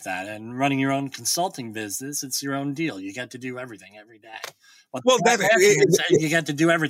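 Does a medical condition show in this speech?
Yes: bilateral cleft lip and palate; speech once unintelligible, about nine years of speech therapy, now able to hold conversation.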